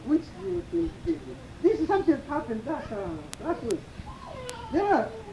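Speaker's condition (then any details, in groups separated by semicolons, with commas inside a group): No condition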